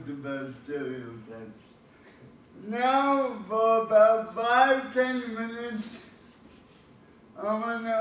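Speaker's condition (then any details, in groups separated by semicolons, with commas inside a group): Cerebral palsy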